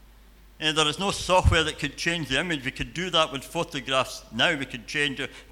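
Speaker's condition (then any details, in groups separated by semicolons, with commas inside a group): Cleft palate and cleft lip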